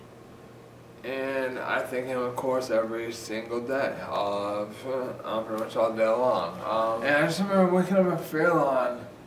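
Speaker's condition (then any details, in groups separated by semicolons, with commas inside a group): Traumatic brain injury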